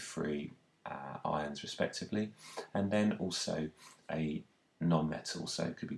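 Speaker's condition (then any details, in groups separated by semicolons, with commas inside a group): No condition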